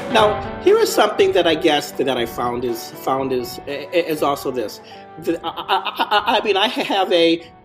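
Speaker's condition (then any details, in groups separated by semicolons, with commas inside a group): Stuttering; onset at three or four years, no trauma cause, mother stuttered until about 11-12, speech camp as child, teen years harder; adult, persistent stuttering; very fluent in crisis situations, stutters when things calm, takes deep breath and counts to five; prolonged sounds, blocks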